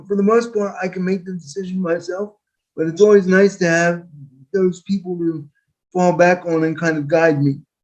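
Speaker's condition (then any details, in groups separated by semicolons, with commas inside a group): Quadriplegic cerebral palsy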